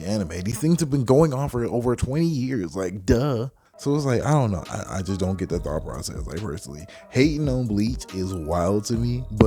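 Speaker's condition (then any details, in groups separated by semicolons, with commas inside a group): No condition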